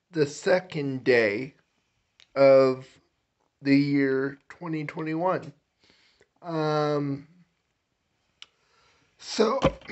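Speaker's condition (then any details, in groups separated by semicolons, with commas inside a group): Cerebral palsy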